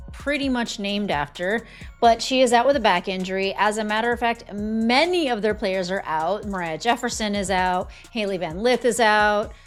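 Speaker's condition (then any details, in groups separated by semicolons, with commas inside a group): No condition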